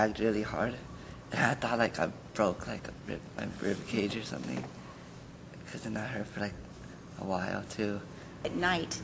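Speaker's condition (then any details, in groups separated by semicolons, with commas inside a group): No condition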